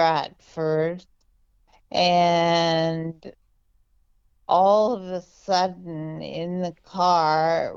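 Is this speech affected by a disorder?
Yes: multiple sclerosis; diagnosed at age 17.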